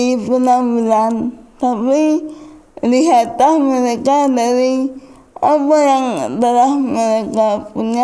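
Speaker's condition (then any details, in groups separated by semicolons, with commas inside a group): Cerebral palsy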